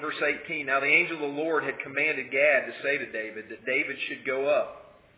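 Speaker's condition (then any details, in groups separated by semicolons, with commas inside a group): No condition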